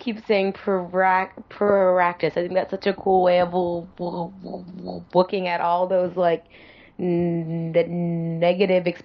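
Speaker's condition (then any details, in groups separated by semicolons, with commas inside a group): Stuttering; sometimes stutters a lot; repeated sounds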